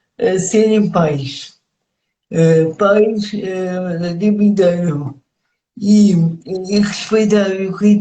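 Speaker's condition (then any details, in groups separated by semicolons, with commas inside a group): Cerebral palsy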